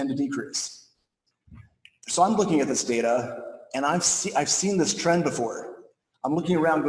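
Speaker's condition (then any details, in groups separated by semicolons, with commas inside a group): No condition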